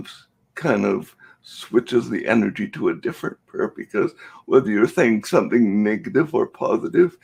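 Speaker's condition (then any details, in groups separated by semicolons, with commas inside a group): Cerebral palsy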